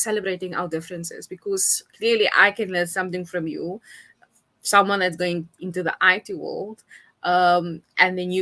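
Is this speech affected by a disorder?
No.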